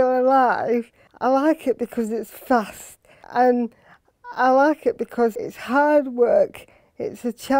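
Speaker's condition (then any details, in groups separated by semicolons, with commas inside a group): Quadriplegic cerebral palsy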